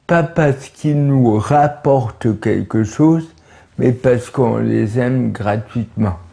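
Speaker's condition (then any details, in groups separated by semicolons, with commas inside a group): Cerebral palsy; from birth, cause umbilical cord wrapped around body at birth, care facility age three for 17 years, first walked at age nine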